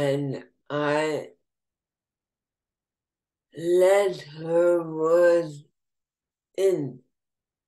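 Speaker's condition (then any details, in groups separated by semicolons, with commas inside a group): ALS, bulbar form, bulbar onset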